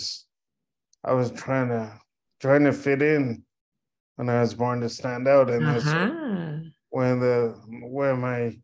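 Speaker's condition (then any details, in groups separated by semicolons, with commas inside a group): Cerebral palsy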